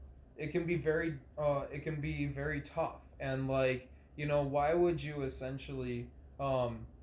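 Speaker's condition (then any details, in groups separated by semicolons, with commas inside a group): No condition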